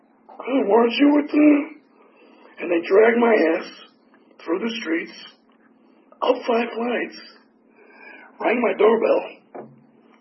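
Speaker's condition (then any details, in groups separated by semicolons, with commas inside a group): Tracheotomy; tracheotomy for 4 years, 8 surgeries; tracheotomy still in place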